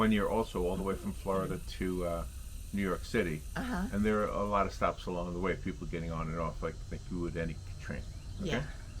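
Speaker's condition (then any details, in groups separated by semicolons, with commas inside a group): No condition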